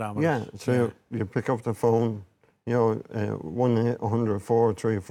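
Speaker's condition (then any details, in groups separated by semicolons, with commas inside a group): Motor neurone disease; onset with upper body weakness; speech affected but still clear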